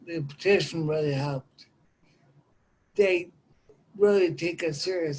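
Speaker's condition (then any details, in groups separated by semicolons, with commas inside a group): Ataxia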